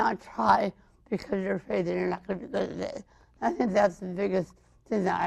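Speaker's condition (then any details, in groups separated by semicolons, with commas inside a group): Cerebral palsy, mild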